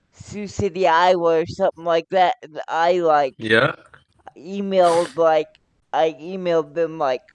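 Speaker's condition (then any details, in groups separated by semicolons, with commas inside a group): Cerebral palsy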